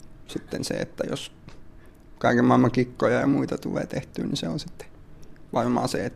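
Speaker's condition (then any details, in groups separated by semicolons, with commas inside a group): Duchenne muscular dystrophy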